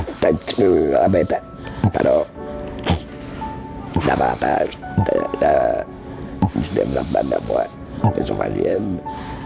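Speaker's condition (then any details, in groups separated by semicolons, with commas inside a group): Laryngectomy; larynx removed, articulators intact, neck stoma breathing; electrolarynx or voice prosthesis, stoma occluded to speak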